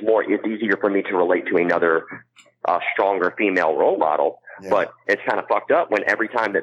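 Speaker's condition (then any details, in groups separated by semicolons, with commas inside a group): Cleft palate; ear pressure not relieved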